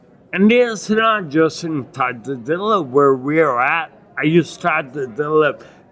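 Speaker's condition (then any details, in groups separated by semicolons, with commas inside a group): Acquired ataxia with dysarthria; Lance-Adams syndrome, contaminated-jacuzzi Legionnaires' pneumonia, 12-day induced coma, brain damage, myoclonus, onset age 39; daily poor balance and hand coordination, told no cure or medication; difficult articulation, speaking feels like elephant on chest, gets winded, bites tongue 2-3 times daily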